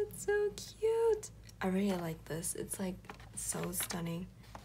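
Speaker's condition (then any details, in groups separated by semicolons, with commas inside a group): No condition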